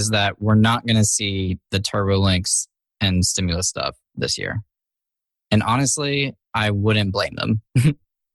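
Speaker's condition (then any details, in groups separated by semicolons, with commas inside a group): No condition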